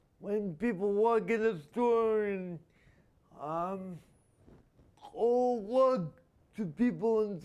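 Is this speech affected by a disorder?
Yes: spastic quadriplegia.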